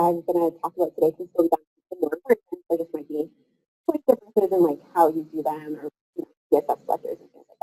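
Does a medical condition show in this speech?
No.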